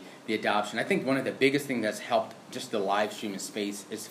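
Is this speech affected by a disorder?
No.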